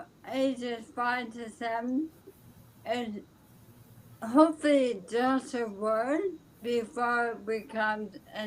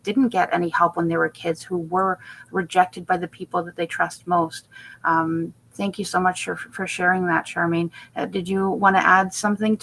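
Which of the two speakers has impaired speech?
The first: ALS; speech affected but still understandable.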